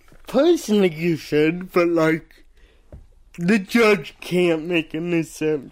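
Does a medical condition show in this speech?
Yes: cerebral palsy; says cannot do voices.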